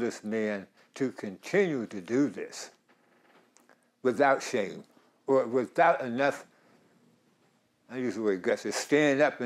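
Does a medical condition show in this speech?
Yes: tongue cancer; two types of radiation, later neck cancer, neck surgery; many years since diagnosis, survivor; dry mouth overcome.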